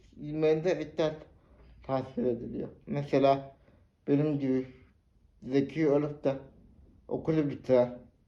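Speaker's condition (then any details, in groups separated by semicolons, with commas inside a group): Cerebral palsy; spastic type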